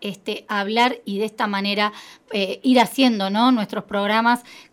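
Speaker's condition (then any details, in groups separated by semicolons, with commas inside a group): No condition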